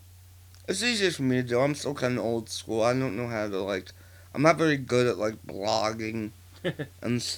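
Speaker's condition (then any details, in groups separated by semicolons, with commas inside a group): Partial glossectomy for tongue cancer, partial, 40% of right tongue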